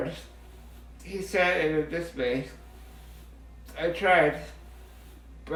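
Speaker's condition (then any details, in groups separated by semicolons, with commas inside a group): Muscular dystrophy, Duchenne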